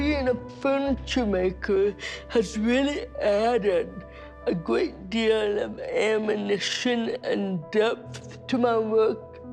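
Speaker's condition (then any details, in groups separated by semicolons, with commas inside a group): Cerebral palsy; from birth, deaf in both ears; speech therapy by age four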